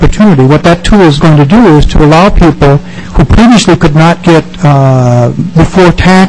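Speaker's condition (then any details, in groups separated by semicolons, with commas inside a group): No condition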